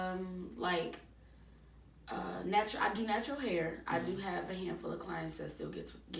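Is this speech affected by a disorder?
No.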